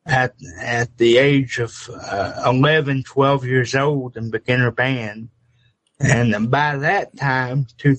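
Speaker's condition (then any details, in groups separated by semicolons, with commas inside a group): Cerebral palsy; uses electric wheelchair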